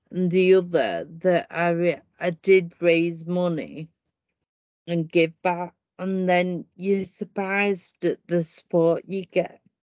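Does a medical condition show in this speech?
Yes: primary lateral sclerosis; leg tightness, foot catching, then upper limbs, writing, speech; first diagnosed hereditary spastic paraplegia, later changed; speech affected, noticed about 12 months before others noticed.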